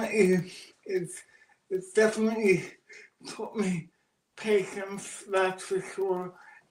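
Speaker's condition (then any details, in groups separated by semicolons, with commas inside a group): Cerebral palsy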